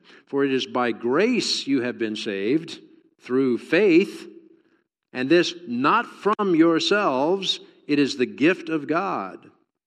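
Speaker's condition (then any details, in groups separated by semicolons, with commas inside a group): No condition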